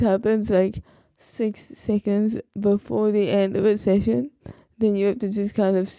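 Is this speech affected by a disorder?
Yes: cerebral palsy.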